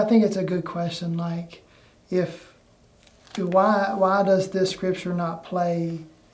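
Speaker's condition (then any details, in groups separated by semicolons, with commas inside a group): No condition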